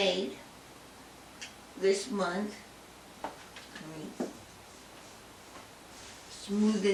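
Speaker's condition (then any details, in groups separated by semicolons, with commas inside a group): Tongue cancer; tongue cancer, surgery and other treatments; had speech therapy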